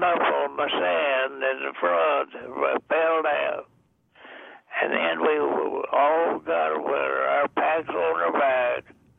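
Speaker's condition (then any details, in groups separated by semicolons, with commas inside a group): Deafness; also blind, age 99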